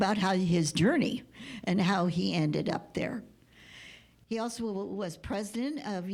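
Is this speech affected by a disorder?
No.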